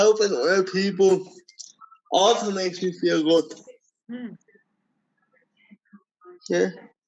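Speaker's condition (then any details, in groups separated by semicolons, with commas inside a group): Cerebral palsy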